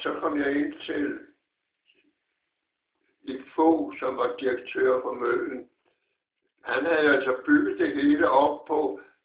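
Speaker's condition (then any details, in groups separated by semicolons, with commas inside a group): Parkinson's disease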